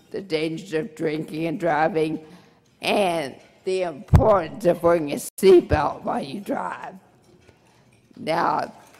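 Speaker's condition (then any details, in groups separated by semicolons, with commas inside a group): Brain injury; over three years since injury, rehabilitation completed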